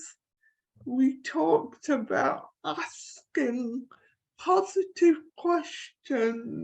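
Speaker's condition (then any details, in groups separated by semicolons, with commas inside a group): Cerebral palsy; from birth, affects limbs and neck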